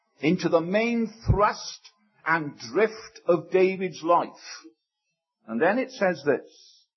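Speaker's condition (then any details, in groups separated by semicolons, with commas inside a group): No condition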